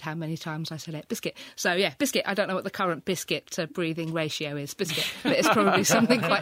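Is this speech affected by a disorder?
Yes: Tourette's syndrome; physical and verbal tics, coprolalia with involuntary obscene tics, occasional tics colliding unusual ideas; verbal tics audible throughout interview, also hedgehog; frequent verbal tics, cats, Aladdin, otherwise clear.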